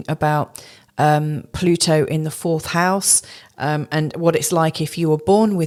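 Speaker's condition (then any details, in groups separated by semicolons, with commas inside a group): No condition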